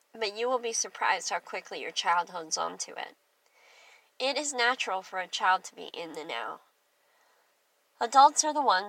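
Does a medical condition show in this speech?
Yes: cleft lip and palate; clear speech.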